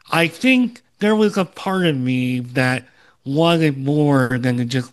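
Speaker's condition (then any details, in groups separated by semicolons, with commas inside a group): Cleft lip and palate, Opitz G/BBB syndrome; earlier low confidence speaking and presenting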